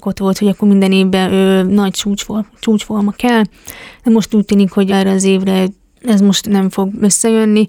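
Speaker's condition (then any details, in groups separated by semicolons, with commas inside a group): Hearing impairment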